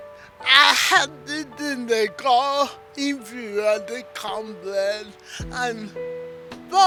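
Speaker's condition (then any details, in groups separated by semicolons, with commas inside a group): Cerebral palsy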